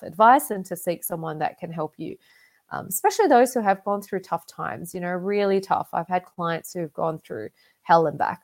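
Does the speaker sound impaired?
No.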